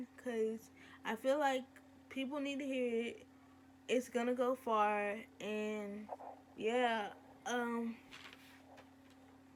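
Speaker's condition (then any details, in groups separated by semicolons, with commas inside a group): Cerebral palsy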